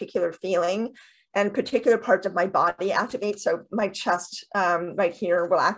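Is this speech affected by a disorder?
Yes: deafness with cochlear implants; two cochlear implants, first implant 7 years ago, second implant surgery later.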